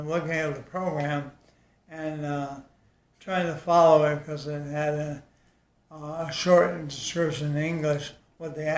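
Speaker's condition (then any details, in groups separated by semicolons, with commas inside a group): ALS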